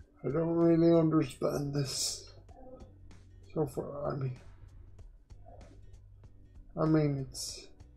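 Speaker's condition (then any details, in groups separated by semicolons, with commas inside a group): Quadriplegic cerebral palsy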